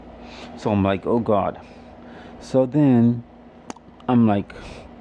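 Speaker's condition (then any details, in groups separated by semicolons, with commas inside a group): Cerebral palsy; difficulty eating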